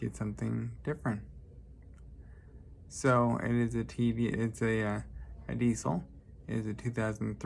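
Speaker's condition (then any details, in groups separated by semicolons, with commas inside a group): Traumatic brain injury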